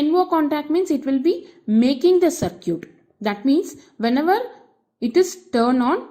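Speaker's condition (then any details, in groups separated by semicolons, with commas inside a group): No condition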